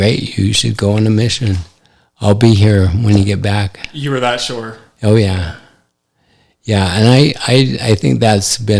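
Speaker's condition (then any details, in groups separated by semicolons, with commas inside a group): ALS; affects hand function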